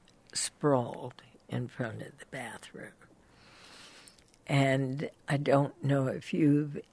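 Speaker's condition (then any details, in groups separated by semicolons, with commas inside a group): Spasmodic dysphonia; diagnosed 1998 at Johns Hopkins by neurologist and otolaryngologist Paul Flint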